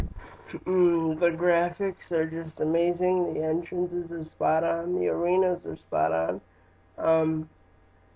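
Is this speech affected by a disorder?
Yes: cerebral palsy; lifelong, wheelchair user.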